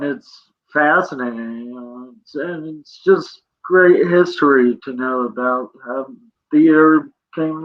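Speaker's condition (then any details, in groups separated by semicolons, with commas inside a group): Cerebral palsy; present from birth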